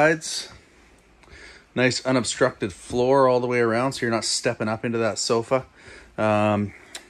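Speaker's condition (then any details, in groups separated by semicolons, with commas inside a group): No condition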